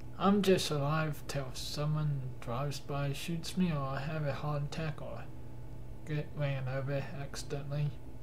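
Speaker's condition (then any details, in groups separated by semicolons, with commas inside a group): Cerebral palsy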